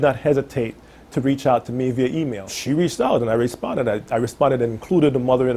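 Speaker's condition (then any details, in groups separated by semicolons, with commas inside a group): No condition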